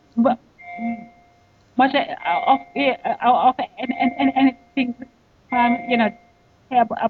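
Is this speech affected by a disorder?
Yes: stuttering; stuttering since childhood, familial, father Thomas and an aunt stutter, only one of father's seven children affected; stutters on own first name, uses substitute name, stutters more when upset, feels panic when stuttering; here repeated sounds, repeated words.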